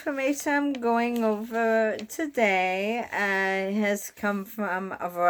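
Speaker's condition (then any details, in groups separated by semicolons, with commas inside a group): Bulbar onset ALS; recently diagnosed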